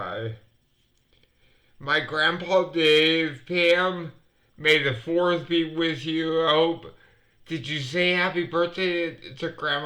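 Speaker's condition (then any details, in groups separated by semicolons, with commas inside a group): Multiple sclerosis; sometimes hard to breathe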